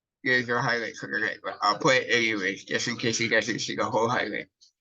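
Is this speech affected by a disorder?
Yes: cerebral palsy.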